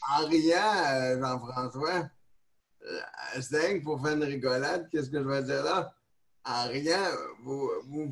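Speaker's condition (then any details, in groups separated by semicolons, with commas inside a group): Neonatal cerebral palsy; neonatal onset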